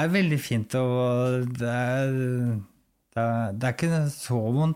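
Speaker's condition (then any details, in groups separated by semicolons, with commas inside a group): ALS; no use of arms or legs, sudden leg spasms, relies on assistants for daily care; uses breathing help, good and bad days, clenching and teeth grinding on bad days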